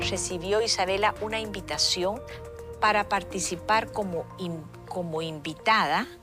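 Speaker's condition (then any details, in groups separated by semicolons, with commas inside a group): No condition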